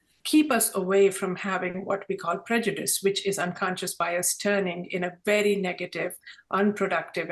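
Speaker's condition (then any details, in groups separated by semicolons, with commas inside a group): No condition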